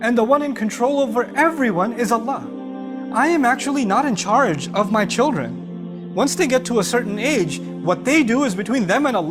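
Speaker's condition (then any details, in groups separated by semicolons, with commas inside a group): No condition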